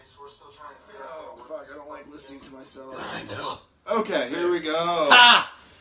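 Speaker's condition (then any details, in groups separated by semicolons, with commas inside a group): No condition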